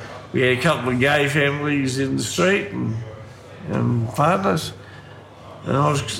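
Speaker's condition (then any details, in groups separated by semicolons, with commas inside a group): Ataxia from brain damage, cerebellar; slurred voice, often taken for drunk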